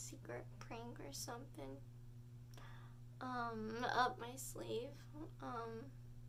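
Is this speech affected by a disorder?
Yes: cerebral palsy.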